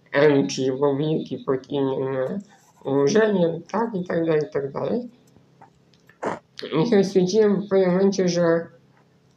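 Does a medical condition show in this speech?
Yes: spinal muscular atrophy; nervous system disease preventing muscle building, arm and leg muscle wasting; cannot use normal keyboard, uses phone touchscreen connected directly to computer, right-click via two keys.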